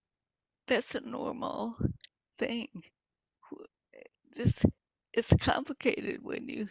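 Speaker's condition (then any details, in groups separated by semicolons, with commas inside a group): Multiple sclerosis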